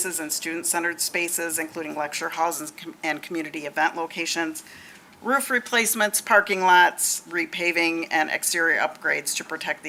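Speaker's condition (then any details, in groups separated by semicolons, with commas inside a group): No condition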